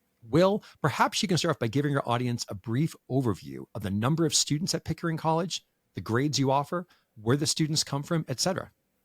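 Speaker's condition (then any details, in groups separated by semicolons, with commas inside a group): No condition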